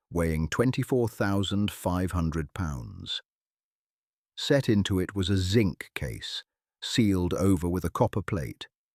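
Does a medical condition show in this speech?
No.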